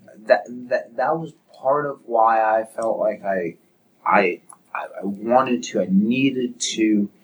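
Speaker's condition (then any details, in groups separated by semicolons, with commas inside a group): Stuttering; present for at least 10 to 12 years, speaking practice through Toastmasters, National Stuttering Association, TESA; severe stuttering; repeated words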